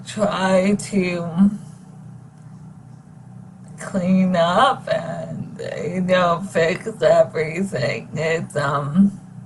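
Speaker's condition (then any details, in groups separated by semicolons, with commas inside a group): ALS; no ventilator needed yet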